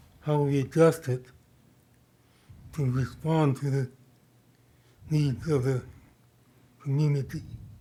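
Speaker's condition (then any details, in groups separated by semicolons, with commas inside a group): Parkinson's disease; new medication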